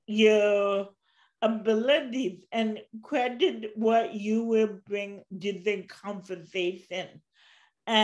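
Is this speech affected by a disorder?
Yes: cerebral palsy.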